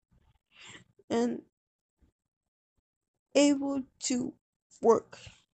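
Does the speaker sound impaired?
Yes: cerebral palsy; wheelchair user.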